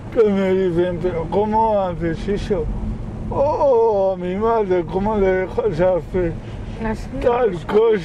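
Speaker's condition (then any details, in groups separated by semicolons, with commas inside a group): Cerebral palsy; from birth, birth complication with forceps delivery, all four limbs affected, muscle atrophy in hands and legs, drives automatic car; speech slightly affected, some difficulty speaking but understood perfectly, once not understood by phone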